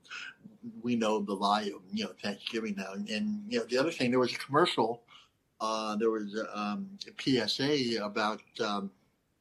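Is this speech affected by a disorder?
Yes: cleft lip and palate; lisp.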